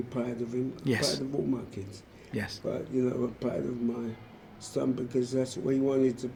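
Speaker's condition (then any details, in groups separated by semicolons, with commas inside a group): Motor neurone disease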